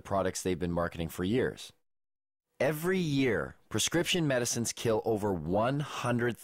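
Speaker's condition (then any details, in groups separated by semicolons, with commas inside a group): No condition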